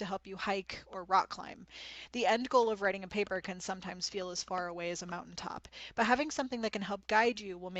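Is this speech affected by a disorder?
No.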